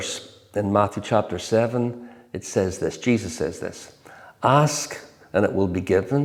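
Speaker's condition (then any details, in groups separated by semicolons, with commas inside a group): No condition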